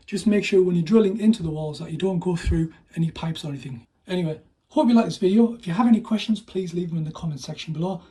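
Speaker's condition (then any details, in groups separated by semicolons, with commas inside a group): No condition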